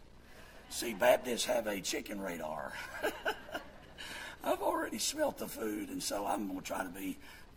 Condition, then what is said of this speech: Vocal cord paralysis. It doesn't sound as good as it used to.